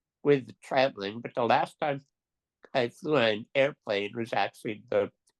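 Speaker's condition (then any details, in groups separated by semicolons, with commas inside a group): Duchenne muscular dystrophy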